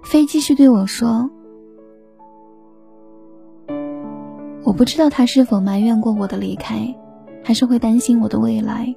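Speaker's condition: No condition

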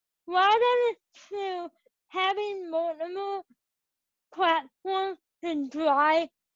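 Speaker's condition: Cerebral palsy; present from birth

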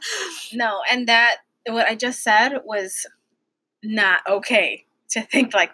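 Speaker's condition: No condition

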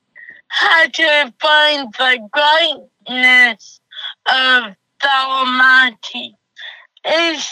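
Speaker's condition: Cerebral palsy; self-described as half-CP

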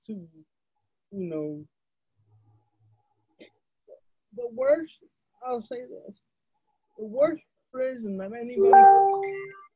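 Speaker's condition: Cerebral palsy; wheelchair user

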